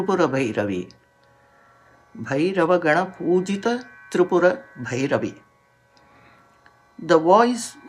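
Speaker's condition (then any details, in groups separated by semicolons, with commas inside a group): No condition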